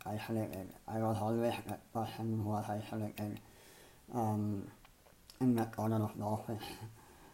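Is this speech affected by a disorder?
Yes: cleft palate and lip; developed a very different way of speaking, ongoing speech impediment.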